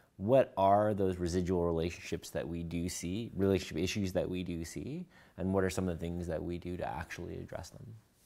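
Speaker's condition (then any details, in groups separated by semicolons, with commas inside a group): No condition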